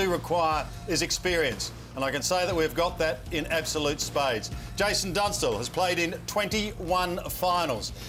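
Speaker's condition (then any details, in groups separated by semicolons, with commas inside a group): No condition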